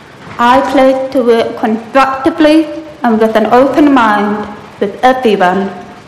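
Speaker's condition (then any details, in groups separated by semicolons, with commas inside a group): Profound deafness; Mary Hare School for deaf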